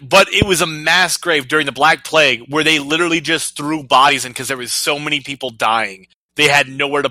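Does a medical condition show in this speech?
No.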